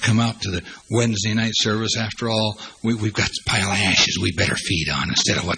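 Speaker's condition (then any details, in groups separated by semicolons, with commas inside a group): No condition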